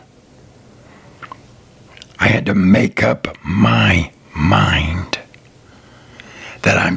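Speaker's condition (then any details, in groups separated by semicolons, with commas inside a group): Throat cancer survivor; tracheostomy tube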